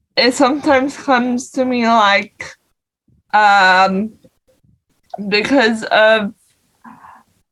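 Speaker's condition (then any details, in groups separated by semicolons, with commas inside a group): Cerebral palsy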